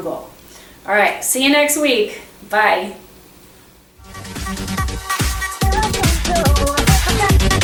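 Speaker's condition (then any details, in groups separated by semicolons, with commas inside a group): No condition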